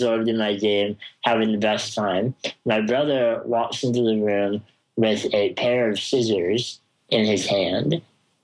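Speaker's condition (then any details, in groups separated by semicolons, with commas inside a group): Spinal muscular atrophy; congenital, progressive muscle wasting, tongue, wheelchair since about two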